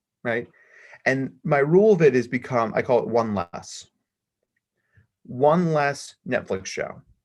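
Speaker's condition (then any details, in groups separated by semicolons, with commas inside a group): No condition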